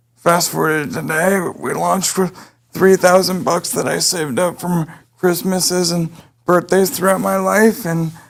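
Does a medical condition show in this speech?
Yes: cerebral palsy; able to speak.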